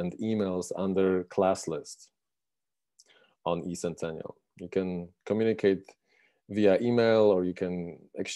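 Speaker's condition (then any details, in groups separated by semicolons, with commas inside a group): No condition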